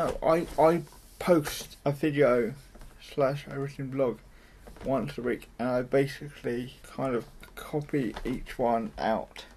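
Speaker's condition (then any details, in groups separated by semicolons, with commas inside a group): Cerebral palsy, mild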